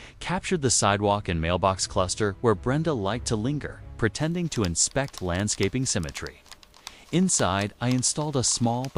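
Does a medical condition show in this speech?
No.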